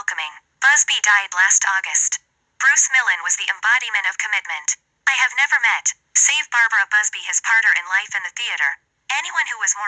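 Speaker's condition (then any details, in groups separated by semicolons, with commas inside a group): No condition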